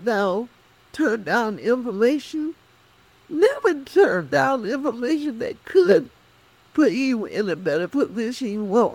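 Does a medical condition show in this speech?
Yes: cerebral palsy; speech affected.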